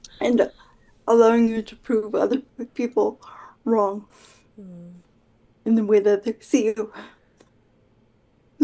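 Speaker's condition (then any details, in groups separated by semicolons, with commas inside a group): Quadriplegic cerebral palsy; quadriplegic, birth oxygen lack and brain bleed, spasticity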